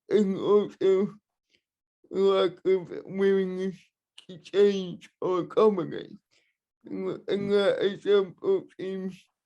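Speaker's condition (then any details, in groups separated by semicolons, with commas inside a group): Cerebral palsy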